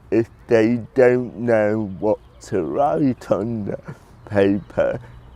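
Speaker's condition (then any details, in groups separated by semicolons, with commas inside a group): Cerebral palsy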